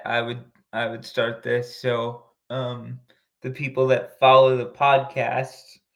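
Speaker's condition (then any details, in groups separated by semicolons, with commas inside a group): Cerebral palsy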